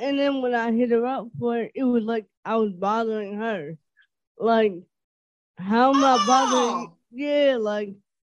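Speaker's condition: Dysarthria; host notes listeners may notice

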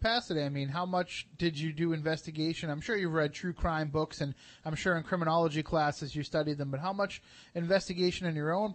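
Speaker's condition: No condition

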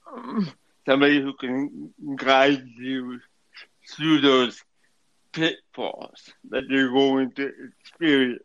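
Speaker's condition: Cerebral palsy; affects speech

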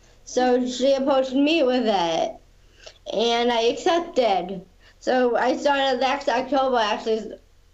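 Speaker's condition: Down syndrome; took public speaking class

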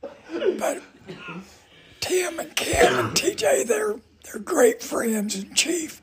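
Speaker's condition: Voice damage from cancer; raspy voice, voice box destroyed by cancer

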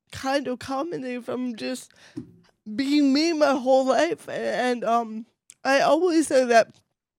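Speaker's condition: Cerebral palsy, mild; voice affected

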